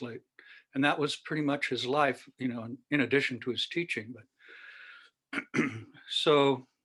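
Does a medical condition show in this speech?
No.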